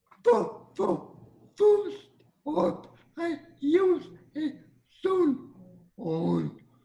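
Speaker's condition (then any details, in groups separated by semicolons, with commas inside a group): Cerebral palsy; speech slightly affected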